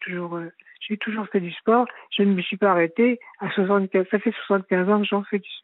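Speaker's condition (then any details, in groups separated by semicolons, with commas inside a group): Parkinson's disease; left leg dragging, frequent tripping, noticed by sports coach, diagnosed by rheumatologist, confirmed by neurologist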